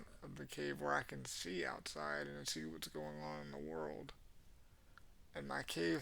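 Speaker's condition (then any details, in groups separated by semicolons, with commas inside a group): Cerebral palsy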